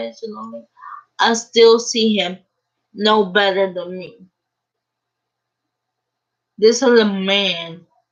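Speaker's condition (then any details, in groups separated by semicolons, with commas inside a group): Cerebral palsy; uses a wheelchair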